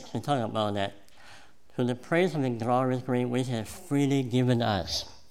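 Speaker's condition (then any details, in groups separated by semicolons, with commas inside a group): Cleft palate; congenital cleft palate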